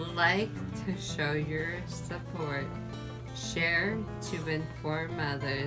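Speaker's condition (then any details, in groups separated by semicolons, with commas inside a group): ALS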